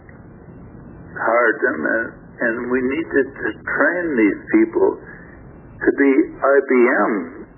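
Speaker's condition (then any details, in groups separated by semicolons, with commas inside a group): Stroke affecting throat muscles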